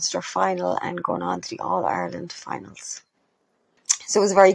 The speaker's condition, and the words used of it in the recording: No condition.